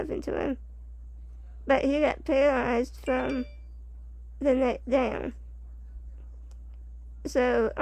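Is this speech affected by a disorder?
Yes: spinal muscular atrophy type 2.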